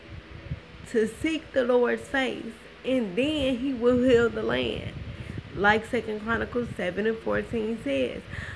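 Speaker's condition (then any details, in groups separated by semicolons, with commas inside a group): Cerebral palsy, spastic; now talking and breathing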